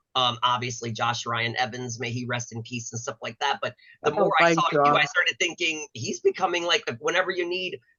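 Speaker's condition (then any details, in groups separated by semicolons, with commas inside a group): No condition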